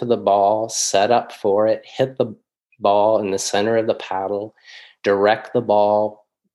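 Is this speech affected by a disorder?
No.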